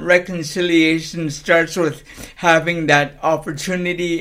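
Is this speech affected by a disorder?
Yes: cerebral palsy.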